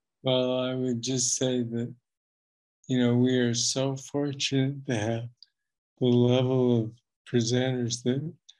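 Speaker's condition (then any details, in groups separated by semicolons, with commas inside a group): Parkinson's disease; young onset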